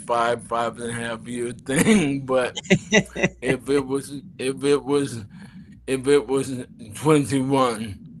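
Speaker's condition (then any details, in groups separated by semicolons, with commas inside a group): ALS; bulbar onset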